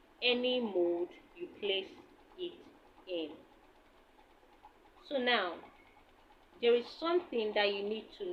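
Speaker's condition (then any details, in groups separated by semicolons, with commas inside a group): No condition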